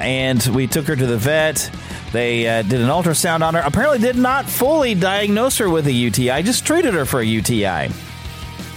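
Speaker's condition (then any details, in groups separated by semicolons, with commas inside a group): No condition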